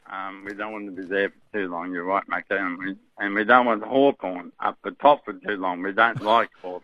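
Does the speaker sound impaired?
Yes: motor neurone disease; diagnosed, no treatment or cure currently available.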